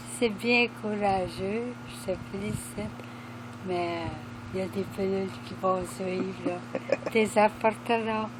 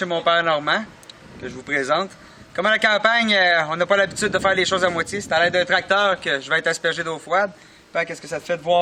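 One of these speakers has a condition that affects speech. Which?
The first: ALS; affects hands, legs and voice; diagnosed 4 months ago, little hand dexterity, walker, wheelchair outside, progressing fast; lost 50% of voice.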